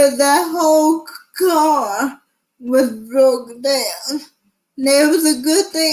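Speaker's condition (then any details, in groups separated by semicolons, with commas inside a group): Cerebral palsy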